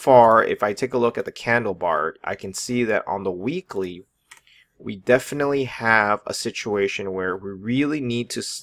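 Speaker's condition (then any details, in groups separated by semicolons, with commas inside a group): No condition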